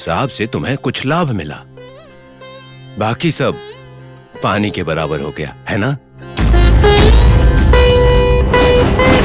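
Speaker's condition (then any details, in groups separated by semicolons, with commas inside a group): No condition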